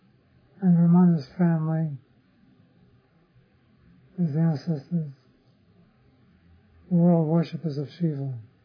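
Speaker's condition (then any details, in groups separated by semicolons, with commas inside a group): Parkinson's disease; others offer remedies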